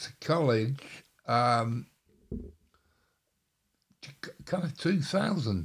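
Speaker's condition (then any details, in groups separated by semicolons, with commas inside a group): Stroke; mini stroke since last podcast visit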